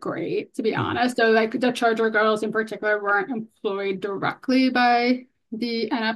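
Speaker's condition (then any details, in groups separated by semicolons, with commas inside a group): Hearing loss, bilateral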